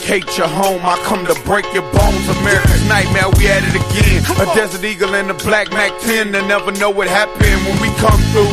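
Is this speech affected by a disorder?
No.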